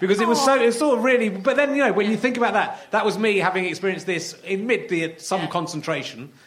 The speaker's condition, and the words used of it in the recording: No condition.